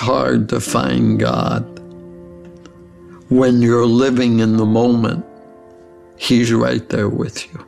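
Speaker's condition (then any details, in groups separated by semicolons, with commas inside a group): ALS; progressive neurodegenerative disease causing loss of muscle control, initial prognosis 2 to 5 years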